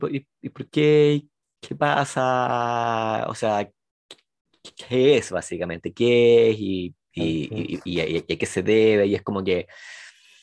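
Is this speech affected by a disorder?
Yes: stuttering; now at ease with it; stutters less after drinking alcohol, work phone and video calls initially hard; here repeated words, prolonged sounds.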